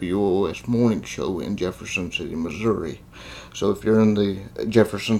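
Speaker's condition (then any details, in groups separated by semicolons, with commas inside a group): Cerebral palsy; confined to a wheelchair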